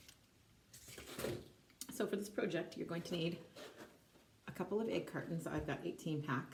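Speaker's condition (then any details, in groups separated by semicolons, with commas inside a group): No condition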